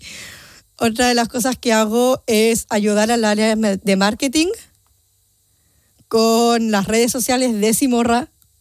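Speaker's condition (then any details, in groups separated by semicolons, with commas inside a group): Down syndrome; present from birth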